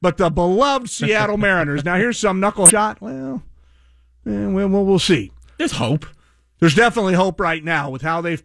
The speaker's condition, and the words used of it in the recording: None; typical speech.